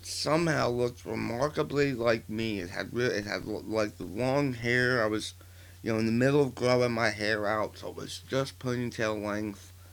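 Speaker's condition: Partial glossectomy for tongue cancer; stage 3, 40% of right side of tongue removed, tracheotomy, neck lymph node spread, recurrence

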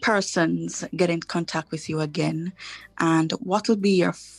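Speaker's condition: No condition

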